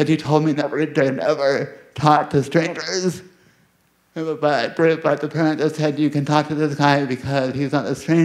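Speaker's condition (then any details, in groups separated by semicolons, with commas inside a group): Cerebral palsy and dystonia; dystonia, scoliosis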